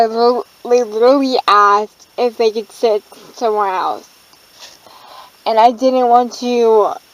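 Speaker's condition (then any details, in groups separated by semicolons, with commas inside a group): Cerebral palsy, dystonic hemiplegia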